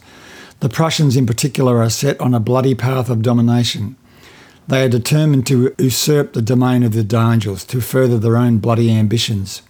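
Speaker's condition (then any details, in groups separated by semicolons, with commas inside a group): No condition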